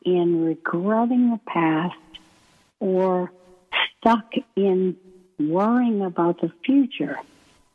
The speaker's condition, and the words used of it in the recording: ALS (motor neuron disease). And a disclaimer I have to start out with is my voice.